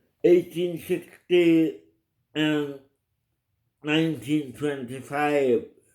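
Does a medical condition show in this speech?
Yes: cerebral palsy.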